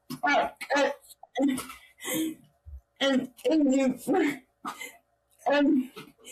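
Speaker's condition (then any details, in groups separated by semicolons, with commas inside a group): Cerebral palsy; own voice needs subtitles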